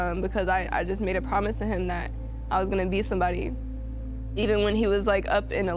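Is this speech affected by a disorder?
No.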